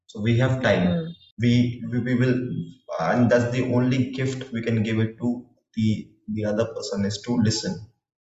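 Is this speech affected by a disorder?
Yes: stuttering; childhood onset, talked little while growing up, stopped avoiding stuttering in last 18-20 months; full acceptance of stuttering, public speaker, better at articulating views with more speaking exposure; variable, some situations without stuttering, stutters a lot in some social settings; here repeated sounds, repeated words.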